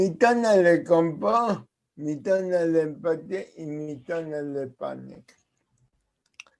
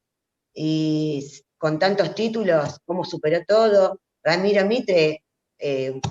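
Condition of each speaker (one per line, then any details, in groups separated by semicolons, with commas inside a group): Cerebral palsy; present since birth; speaks as if with potato in mouth
No condition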